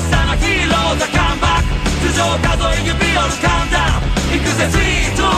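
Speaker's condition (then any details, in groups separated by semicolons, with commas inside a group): No condition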